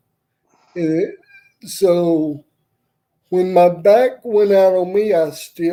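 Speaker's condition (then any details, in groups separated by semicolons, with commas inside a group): Cerebral palsy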